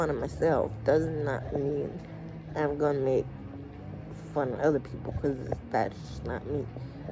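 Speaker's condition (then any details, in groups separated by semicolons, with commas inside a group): Cerebral palsy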